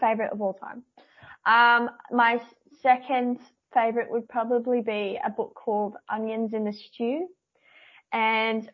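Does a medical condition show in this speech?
Yes: cleft palate; congenital cleft palate, no palate roof at birth, repair surgeries at 18 months, palate later stretched; after slight palate revision surgery, closure restored, ongoing monitoring, further surgery not soon, protecting voice; palate not closing correctly before revision, now projects with ease, more singing control.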